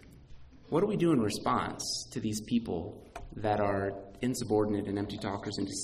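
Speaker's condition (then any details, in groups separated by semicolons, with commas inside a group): No condition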